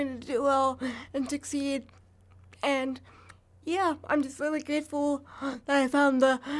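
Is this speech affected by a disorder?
Yes: cerebral palsy; from birth.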